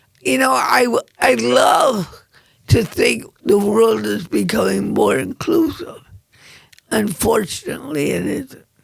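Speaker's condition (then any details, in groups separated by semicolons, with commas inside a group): Cerebral palsy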